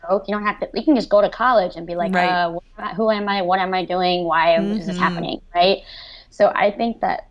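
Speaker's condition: Cleft lip and palate, severe

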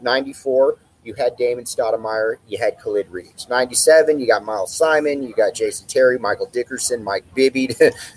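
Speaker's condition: No condition

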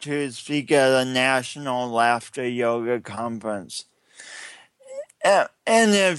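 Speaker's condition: Cerebral palsy; adult, regular yoga practice for about 7 years, coordination difficulties

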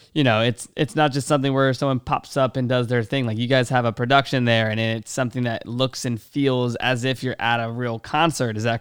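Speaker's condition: No condition

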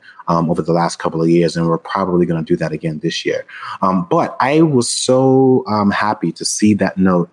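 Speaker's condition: No condition

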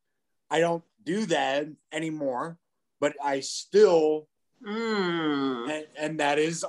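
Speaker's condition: Aphasia; aphasia caused by motorcycle wreck

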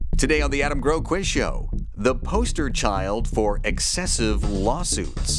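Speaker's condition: No condition

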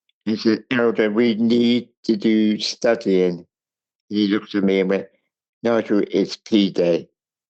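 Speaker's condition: Cerebral palsy; speech impairment

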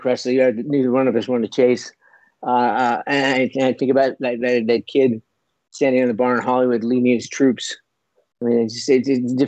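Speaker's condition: Parkinson's disease; long-standing, spinal tumor threatening paralysis removed by Dr. Fedor at Johns Hopkins, Baltimore, broken arm

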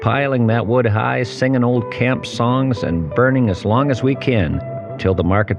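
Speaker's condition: No condition

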